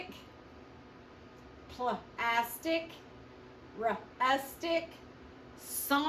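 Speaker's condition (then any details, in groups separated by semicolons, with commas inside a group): No condition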